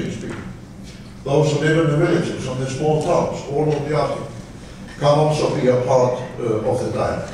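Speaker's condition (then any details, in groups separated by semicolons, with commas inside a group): No condition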